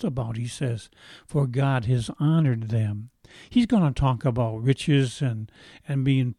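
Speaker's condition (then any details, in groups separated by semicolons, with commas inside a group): No condition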